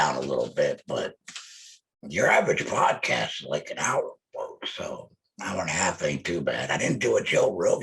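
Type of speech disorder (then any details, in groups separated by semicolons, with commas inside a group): Electrolarynx speech; laryngectomy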